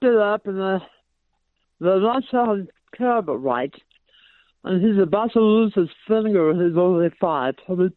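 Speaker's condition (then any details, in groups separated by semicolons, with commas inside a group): Trouble speaking; asks host to bear with her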